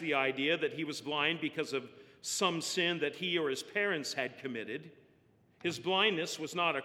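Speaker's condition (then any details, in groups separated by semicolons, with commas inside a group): No condition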